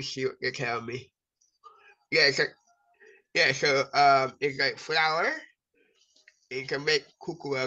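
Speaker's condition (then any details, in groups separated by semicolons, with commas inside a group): Cerebral palsy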